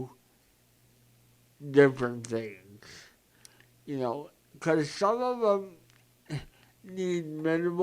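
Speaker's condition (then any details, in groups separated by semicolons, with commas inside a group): Cerebral palsy; present from birth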